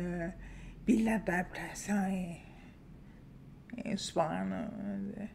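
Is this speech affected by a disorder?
Yes: Friedreich's ataxia.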